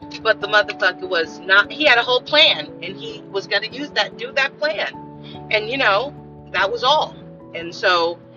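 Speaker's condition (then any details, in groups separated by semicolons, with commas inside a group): No condition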